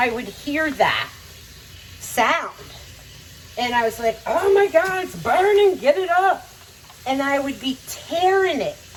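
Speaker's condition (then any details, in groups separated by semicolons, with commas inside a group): No condition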